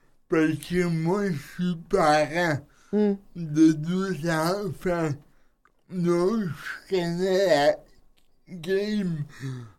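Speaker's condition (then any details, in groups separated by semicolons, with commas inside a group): Cerebral palsy; self-described as speaking a bit oddly, host says speech not odd at all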